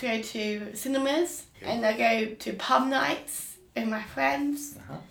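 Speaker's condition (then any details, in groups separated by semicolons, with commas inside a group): Down syndrome; Down syndrome since birth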